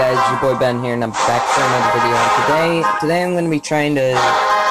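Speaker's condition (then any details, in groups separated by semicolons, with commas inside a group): No condition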